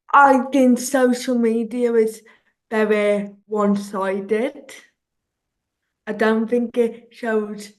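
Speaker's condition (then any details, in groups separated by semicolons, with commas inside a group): Cerebral palsy; since childhood; some speech delay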